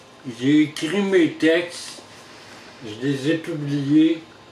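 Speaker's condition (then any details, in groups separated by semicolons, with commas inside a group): Traumatic brain injury; surgery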